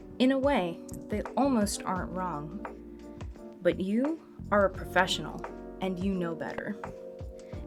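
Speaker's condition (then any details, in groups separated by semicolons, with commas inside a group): No condition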